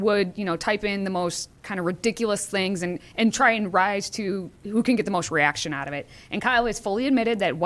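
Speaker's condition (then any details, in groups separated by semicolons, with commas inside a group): No condition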